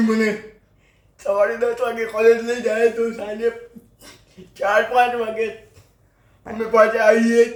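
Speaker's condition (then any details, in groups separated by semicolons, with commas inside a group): Cerebral palsy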